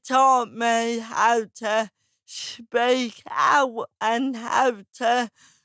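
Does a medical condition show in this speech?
Yes: cerebral palsy; speech therapy as child.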